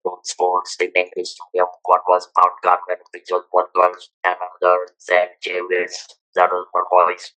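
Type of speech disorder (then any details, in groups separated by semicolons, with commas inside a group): Electrolarynx speech; throat cancer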